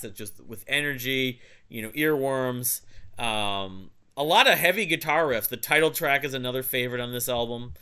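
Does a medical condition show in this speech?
No.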